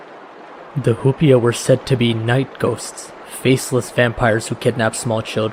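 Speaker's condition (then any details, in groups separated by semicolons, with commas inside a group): No condition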